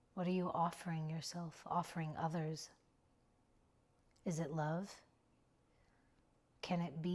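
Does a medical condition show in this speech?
No.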